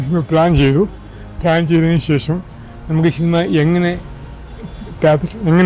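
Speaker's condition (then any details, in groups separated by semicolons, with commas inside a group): Cerebral palsy; body weakened, incurable; speech hard for listeners, needed weeks to adjust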